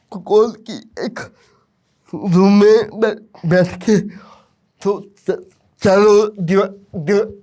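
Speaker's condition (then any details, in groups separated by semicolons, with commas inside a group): Cerebral palsy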